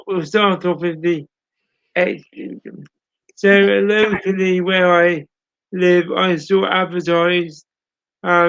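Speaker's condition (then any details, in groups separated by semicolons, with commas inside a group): Cerebral palsy; speech impairment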